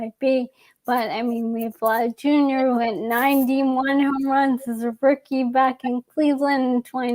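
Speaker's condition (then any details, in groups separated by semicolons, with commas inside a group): ALS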